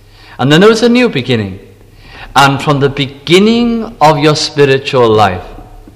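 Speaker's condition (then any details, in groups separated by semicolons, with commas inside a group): No condition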